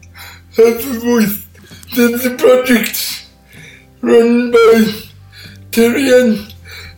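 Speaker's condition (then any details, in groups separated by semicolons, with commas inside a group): Cerebral palsy; speech impairment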